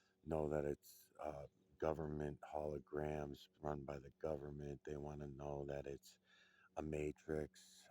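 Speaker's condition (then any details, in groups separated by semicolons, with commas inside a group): No condition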